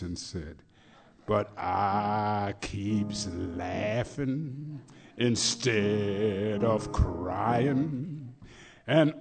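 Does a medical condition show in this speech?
No.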